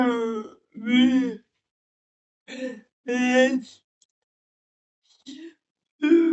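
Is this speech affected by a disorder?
Yes: cerebral palsy.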